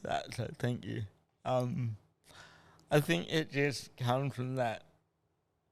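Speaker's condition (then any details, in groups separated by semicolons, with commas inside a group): Cerebral palsy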